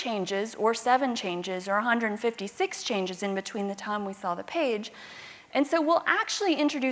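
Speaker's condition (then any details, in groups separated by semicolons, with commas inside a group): No condition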